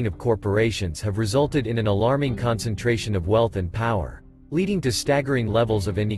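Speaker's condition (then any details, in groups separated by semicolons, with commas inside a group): No condition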